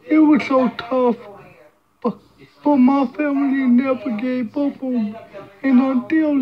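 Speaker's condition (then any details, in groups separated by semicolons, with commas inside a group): Cerebral palsy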